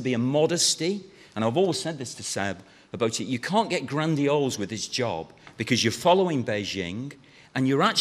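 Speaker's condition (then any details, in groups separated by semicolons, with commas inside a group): No condition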